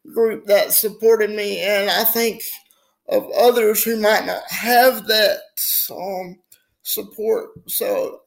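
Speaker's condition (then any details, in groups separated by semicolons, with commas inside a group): Spastic quadriplegic cerebral palsy; speech sometimes affected if not careful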